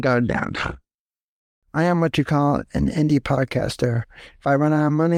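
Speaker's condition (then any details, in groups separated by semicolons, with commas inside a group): Cerebral palsy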